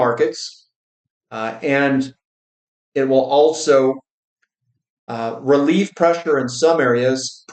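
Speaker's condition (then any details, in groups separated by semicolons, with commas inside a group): No condition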